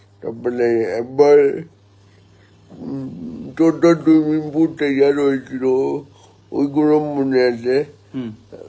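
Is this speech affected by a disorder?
Yes: cerebral palsy.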